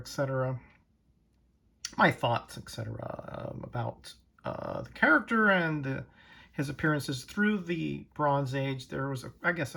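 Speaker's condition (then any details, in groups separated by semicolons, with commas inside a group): No condition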